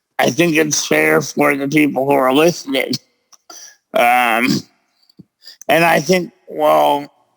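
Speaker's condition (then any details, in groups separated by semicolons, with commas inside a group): Cerebral palsy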